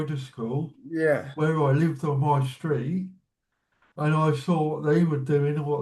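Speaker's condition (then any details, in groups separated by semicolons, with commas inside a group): Cerebral palsy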